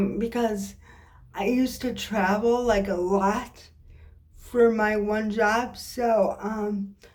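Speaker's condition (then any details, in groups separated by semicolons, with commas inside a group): Cerebral palsy; occasional swallowing problems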